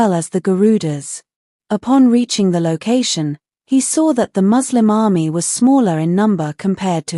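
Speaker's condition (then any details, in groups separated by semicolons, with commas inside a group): No condition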